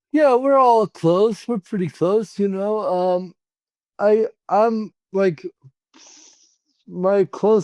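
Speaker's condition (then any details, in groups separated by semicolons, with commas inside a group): Cerebral palsy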